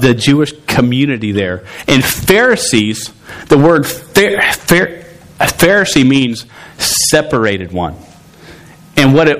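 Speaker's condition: Stuttering; sometimes hard to speak, harder when youth talk at same time; repeated sounds, prolonged sounds

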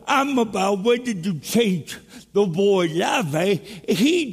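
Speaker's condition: Cerebral palsy; stillborn, born dead first 18 minutes of life

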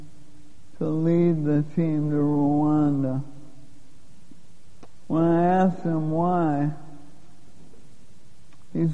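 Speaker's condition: Lou Gehrig's disease; given 3 to 5 years to live

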